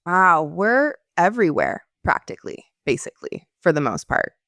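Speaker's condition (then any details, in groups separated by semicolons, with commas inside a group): No condition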